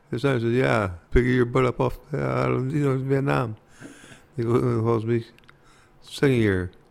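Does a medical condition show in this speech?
Yes: Parkinson's; Parkinson's attributed to Agent Orange exposure during Vietnam service, walking affected; hard time walking and talking; speech very significantly affected.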